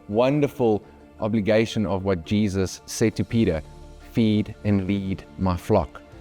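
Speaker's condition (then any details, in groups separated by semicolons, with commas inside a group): No condition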